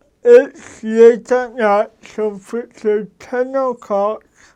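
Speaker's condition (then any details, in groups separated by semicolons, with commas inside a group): Cerebral palsy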